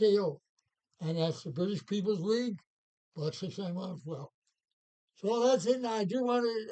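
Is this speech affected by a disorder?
Yes: Parkinson's; no voice the day before, can still say hello.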